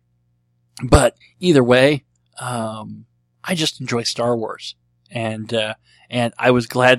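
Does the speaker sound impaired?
Yes: cleft lip and palate; cleft lip and palate since birth.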